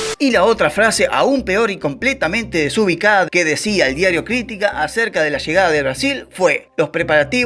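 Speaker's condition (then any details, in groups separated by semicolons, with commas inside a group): No condition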